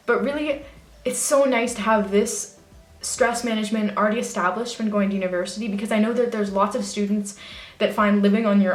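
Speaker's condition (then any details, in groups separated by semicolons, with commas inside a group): No condition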